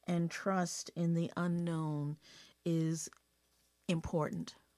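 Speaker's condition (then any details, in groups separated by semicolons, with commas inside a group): No condition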